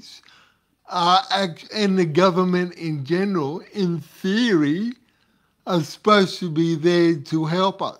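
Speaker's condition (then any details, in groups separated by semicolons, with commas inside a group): Cerebral palsy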